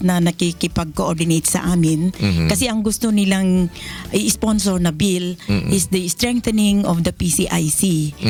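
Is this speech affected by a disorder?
No.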